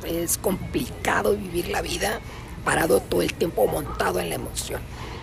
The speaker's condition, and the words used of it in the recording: Laryngectomy. Esa voz sexy que ustedes le escuchan, ya se preguntarán por qué.